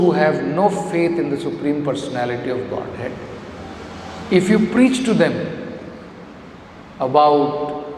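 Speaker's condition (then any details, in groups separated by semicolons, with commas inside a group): No condition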